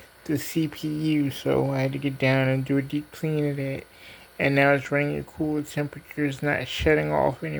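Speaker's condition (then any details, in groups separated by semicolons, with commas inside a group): Cerebral palsy; diplegia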